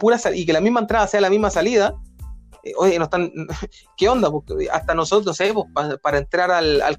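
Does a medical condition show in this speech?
No.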